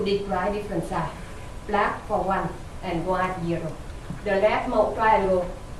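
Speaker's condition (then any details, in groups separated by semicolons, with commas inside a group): No condition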